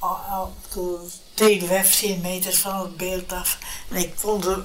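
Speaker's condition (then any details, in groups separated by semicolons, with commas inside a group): Brain hemorrhage; brain hemorrhage over 20 years ago, unable to speak afterwards; difficulty speaking, some letters no longer pronounceable, speaks less well than before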